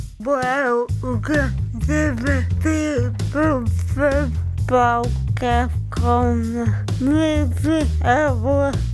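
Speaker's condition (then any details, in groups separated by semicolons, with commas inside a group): Cerebral palsy; from birth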